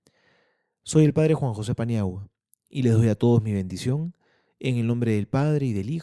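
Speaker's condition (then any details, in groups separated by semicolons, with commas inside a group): No condition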